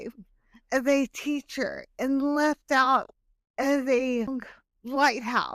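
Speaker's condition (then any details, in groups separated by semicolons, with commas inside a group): Hemiplegic cerebral palsy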